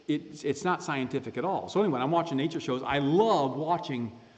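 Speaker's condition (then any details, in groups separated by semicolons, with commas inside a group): No condition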